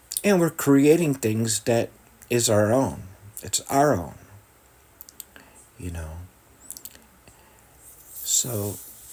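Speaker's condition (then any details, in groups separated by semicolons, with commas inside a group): No condition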